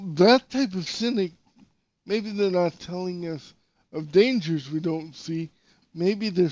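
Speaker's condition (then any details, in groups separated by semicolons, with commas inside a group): Cerebral palsy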